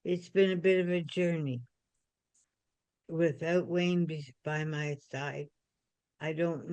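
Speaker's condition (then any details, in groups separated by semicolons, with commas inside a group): Parkinson's disease; young onset, deep brain stimulation surgery; benefits from deep brain stimulation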